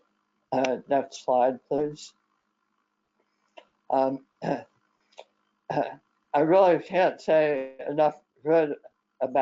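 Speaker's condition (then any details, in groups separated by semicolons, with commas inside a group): Head and neck cancer; four recurrences, salvage surgery, radiation, chemotherapy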